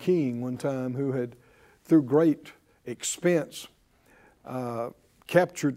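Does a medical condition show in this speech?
No.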